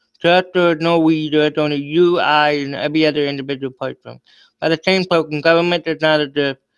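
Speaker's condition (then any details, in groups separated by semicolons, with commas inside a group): Cerebral palsy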